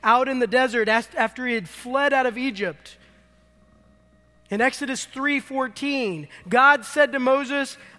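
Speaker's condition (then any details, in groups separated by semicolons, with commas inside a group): No condition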